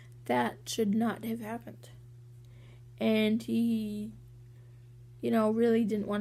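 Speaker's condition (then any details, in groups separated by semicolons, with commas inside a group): Cerebral palsy; walking sometimes hard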